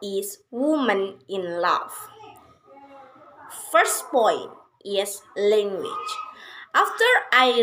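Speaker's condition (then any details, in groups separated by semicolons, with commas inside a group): No condition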